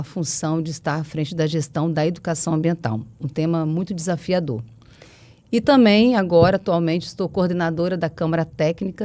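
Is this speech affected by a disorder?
No.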